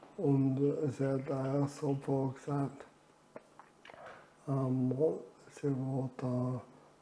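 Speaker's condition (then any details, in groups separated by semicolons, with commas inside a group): ALS; diagnosed at age 43, handwriting failed early, uses computer aids with mouse; reduced air makes talking effortful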